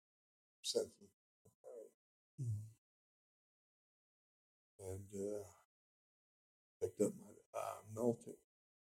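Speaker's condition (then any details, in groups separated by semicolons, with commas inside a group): Speech impediment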